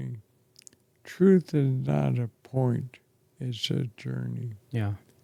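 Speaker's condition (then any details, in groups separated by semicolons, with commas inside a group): ALS; affects chest and throat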